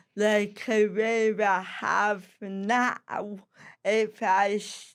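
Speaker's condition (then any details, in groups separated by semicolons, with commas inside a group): Cerebral palsy; walked at age 4; slow speech, sounds disabled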